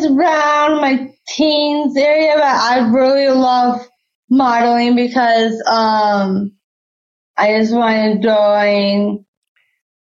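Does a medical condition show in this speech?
Yes: Down syndrome; congenital, born premature, cord wrapped around neck, possible oxygen loss at birth; predicted at birth never to walk or talk.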